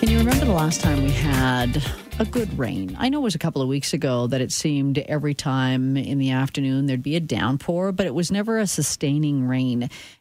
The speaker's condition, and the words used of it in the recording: None; typical speech.